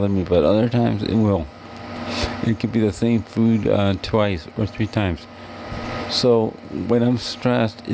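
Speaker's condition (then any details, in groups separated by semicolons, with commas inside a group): Cerebral palsy; wheelchair user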